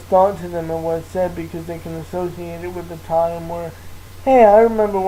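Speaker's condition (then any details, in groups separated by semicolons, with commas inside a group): Cerebral palsy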